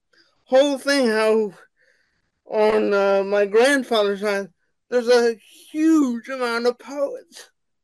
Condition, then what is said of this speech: Cerebral palsy. One is because of my cerebral palsy, my voice is unstable.